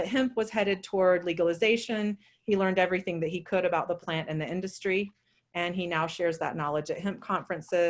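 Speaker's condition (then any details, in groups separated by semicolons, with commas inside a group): No condition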